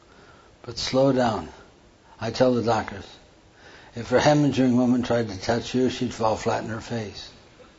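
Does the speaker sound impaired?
Yes: Parkinson's; hand tremor during talk.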